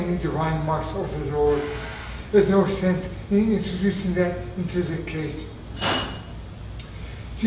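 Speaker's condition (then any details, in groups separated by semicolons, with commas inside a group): Traumatic brain injury; near-fatal injury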